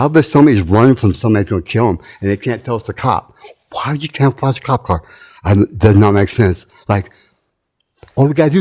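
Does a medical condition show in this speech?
Yes: tardive dyskinesia.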